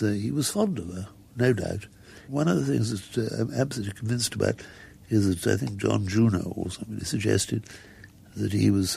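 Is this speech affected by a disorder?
Yes: muscular dystrophy; progressive, death predicted at 16 but now nearly 70, wheelchair user, walked earlier.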